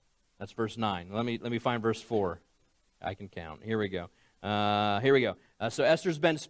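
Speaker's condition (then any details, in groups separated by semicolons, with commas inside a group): No condition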